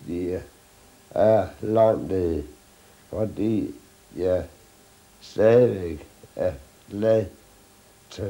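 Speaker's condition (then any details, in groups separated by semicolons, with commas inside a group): ALS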